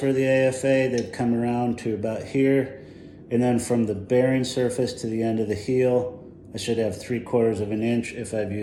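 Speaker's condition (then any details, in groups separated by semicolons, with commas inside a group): No condition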